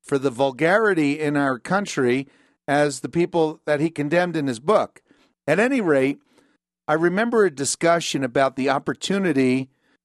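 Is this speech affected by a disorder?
No.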